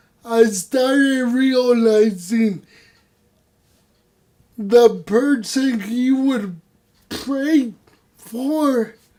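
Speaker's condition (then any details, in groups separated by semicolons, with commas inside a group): Cerebral palsy; no voice control, unusual voice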